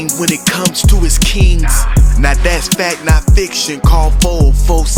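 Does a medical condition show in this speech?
No.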